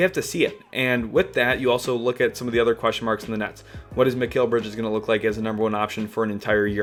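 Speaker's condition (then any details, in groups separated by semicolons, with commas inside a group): No condition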